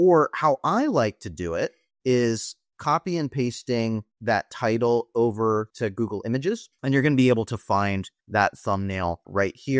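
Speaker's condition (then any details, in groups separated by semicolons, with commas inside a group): No condition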